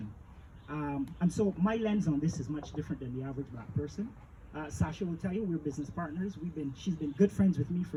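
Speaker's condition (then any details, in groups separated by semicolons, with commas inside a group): No condition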